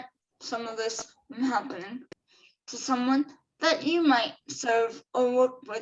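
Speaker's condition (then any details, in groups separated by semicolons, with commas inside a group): Cerebral palsy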